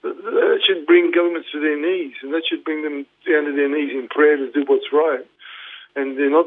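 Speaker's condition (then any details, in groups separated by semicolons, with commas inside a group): Parkinson's; diagnosed 2019, led to retirement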